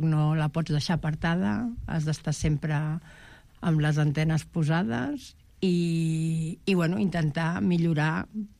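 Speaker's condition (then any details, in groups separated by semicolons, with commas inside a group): No condition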